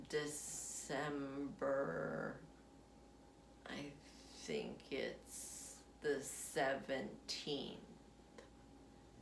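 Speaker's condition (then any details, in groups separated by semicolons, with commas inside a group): Essential tremor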